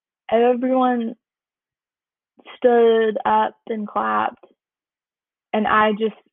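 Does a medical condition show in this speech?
Yes: stuttering; woman, 23, persistent stuttering; stumbling on words, severity varies day to day, worse when crying, listeners stop noticing stutter; here prolonged sounds.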